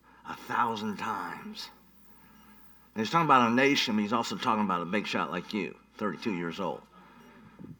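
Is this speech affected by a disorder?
Yes: cleft palate; not expected to survive first week.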